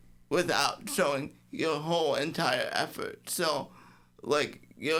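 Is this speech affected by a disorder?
Yes: cerebral palsy.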